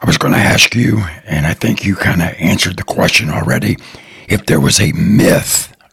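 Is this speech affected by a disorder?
Yes: throat cancer; came through it; voice affected, fears listeners criticizing voice, voice cannot be changed.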